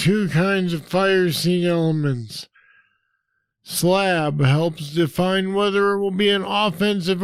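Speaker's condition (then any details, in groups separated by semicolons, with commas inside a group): Parkinson's disease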